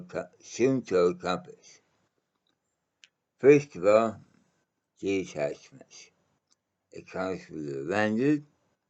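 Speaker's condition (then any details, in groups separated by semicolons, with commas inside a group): Mouth cancer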